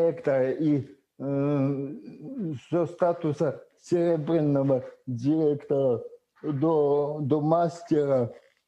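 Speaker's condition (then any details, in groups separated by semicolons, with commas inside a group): Cerebral palsy; from birth, wheelchair, spasticity; earlier severe spasticity flare-ups; initially unintelligible speech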